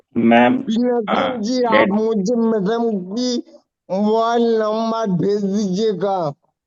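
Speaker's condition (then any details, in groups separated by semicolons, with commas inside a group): Ataxia; about 13 years, 5-6 years of speech therapy; difficulty saying long sentences in one go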